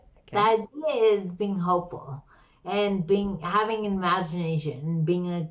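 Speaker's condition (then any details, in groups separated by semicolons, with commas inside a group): Slurred speech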